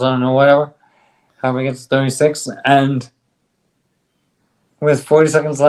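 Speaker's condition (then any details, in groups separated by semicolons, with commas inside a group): ALS; on drug, stronger bite, speaks better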